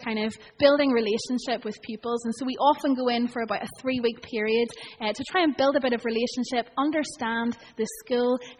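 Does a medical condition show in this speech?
No.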